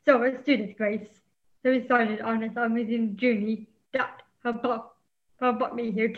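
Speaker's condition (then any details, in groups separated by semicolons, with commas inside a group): Down syndrome; congenital, stutter; age 24; brought out by anxiety, learned to control stutter for public speaking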